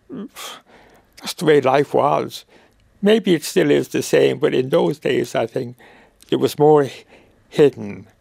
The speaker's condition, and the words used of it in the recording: ALS (motor neuron disease). If I get out of breath, you'll know.